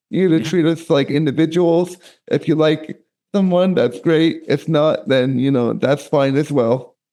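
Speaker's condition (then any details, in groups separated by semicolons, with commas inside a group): Cerebral palsy; speech affected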